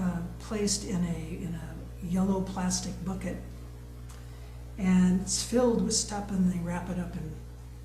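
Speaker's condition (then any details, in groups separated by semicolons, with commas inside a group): No condition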